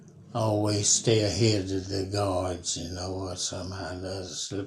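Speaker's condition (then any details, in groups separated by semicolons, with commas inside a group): Parkinson's; fallen 19 times in yard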